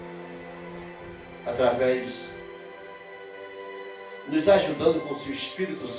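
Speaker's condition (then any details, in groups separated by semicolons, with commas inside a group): No condition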